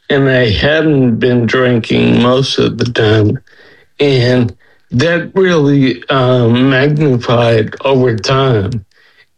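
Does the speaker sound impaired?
Yes: Friedreich's ataxia; diagnosed at 19, 28 years ago, progressive, early balance and gait problems, wheelchair user about 25 years; age 47, Skyclarys over 2 years, three pills daily, Children's Hospital of Philadelphia neurologist, nystagmus reduced; speech slowed with progression, improved on Skyclarys, more confident, asked less to repeat, swallowing improved.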